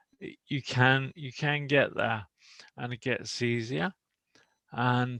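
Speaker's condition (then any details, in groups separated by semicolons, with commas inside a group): Motor neuron disease; voice recognition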